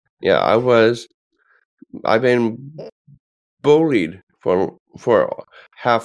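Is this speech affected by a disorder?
Yes: Down syndrome; from birth.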